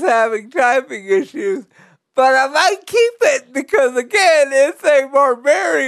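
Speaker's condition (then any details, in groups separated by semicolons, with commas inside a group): Cerebral palsy; difficulty typing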